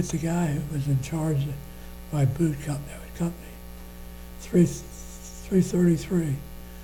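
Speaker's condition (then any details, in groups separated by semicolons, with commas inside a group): Parkinson's disease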